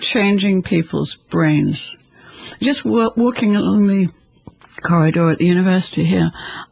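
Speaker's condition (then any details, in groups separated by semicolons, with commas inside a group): No condition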